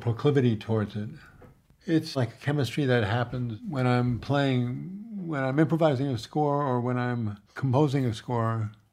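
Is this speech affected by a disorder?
Yes: Parkinson's disease; tremor-predominant, diagnosed some time ago, deep brain stimulation surgery, brain electrodes with battery pack; tremors eliminated by customized stimulation, steady, playing somewhat difficult.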